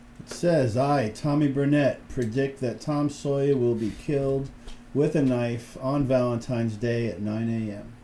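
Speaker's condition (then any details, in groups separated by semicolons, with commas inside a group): No condition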